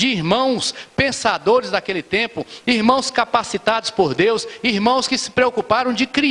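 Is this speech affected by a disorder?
No.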